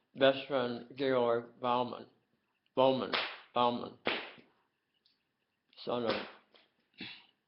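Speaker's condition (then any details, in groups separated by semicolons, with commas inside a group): Tongue cancer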